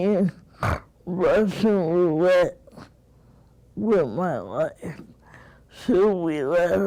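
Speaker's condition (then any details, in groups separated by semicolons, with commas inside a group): Cerebral palsy; present from birth, premature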